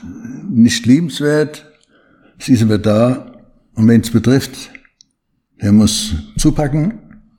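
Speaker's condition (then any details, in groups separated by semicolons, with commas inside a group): Parkinson's disease; limits daily routine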